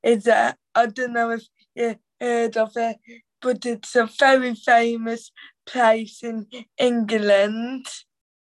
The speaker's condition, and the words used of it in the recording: Cerebral palsy. Like my cerebral palsy voice is harder to understand, but I'm also black country.